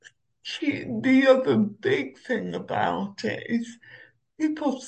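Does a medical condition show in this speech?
Yes: cerebral palsy; uses Omeo wheelchair.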